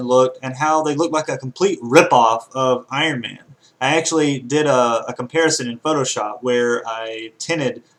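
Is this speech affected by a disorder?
No.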